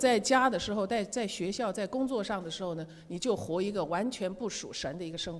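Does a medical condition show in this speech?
No.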